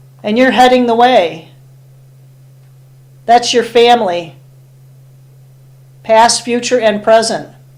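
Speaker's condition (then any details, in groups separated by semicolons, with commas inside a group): No condition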